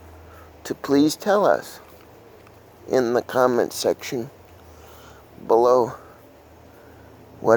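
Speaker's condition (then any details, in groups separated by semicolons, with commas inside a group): Cerebral palsy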